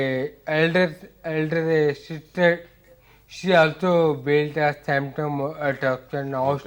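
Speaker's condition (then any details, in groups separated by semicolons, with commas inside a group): Ataxia; speech difficulty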